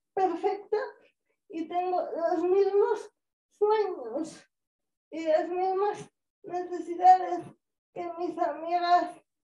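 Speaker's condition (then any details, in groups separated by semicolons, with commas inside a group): Cerebral palsy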